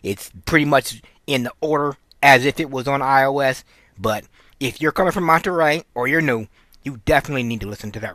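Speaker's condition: No condition

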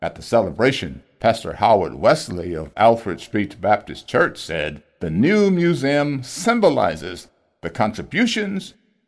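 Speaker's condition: No condition

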